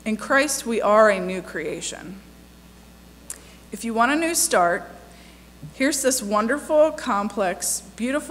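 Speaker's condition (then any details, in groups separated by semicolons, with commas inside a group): No condition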